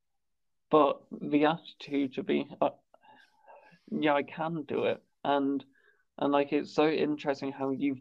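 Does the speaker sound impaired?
Yes: stammer; diagnosed around age 3 to 4, delayed first words, weekly school therapy for first 10 years; stammering more than usual in recording, which is rare; severity varies by word, better after socialising, worse working from home, uses stammer-safe substitute words; here repeated words, blocks.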